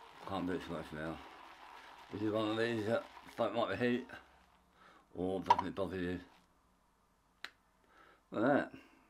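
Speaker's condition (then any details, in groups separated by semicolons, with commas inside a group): Tongue cancer; half tongue removed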